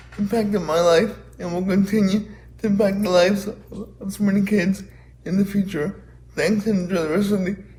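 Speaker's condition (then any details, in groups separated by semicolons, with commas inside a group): Cerebral palsy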